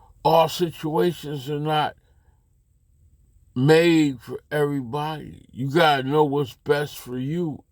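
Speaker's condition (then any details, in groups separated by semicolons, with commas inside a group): Slurred speech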